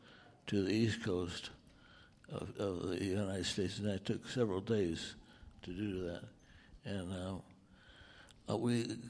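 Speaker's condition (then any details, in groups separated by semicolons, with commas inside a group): Parkinson's; over 14 years since onset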